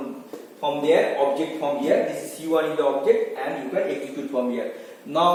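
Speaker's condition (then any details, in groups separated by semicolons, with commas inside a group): No condition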